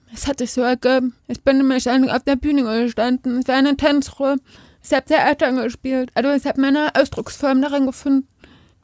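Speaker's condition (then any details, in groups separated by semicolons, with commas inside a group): Deafness; not deaf from birth, attended hearing school, spoken first language, later learned sign language; speaks and signs, bilingual, hearing people forget deafness because speaks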